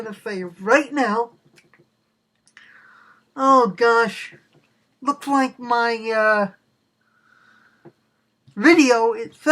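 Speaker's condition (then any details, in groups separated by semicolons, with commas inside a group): Cerebral palsy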